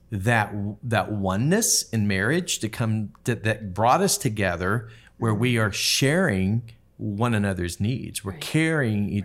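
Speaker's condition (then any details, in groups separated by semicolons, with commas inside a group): No condition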